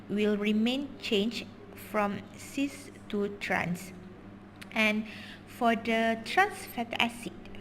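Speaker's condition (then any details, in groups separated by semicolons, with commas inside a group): No condition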